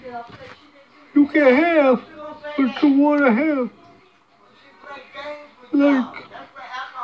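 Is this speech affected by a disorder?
Yes: cerebral palsy; speech hard to understand.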